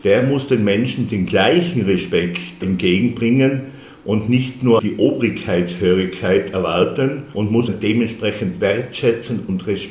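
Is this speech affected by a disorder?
No.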